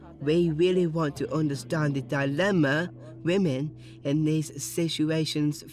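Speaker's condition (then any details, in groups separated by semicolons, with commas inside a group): Down syndrome; extra chromosome, present from birth, recognized at birth before cord was cut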